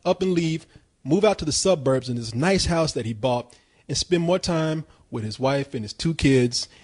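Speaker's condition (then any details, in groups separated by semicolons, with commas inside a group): No condition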